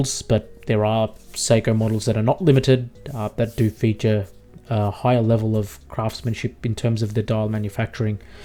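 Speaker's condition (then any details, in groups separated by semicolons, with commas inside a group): No condition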